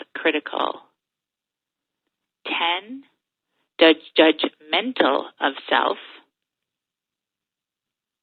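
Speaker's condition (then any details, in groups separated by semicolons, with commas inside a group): No condition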